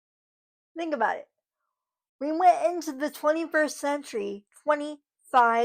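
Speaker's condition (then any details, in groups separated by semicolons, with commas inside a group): Cerebral palsy, spastic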